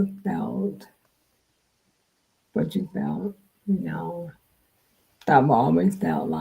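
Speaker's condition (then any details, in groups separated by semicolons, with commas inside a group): Multiple sclerosis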